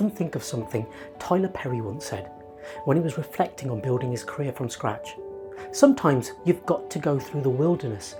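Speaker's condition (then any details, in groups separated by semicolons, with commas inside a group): No condition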